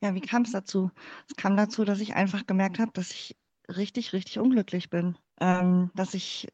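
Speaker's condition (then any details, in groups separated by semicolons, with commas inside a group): Cleft palate; congenital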